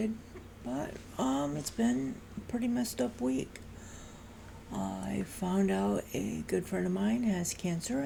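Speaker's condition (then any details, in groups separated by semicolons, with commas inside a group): Cerebral palsy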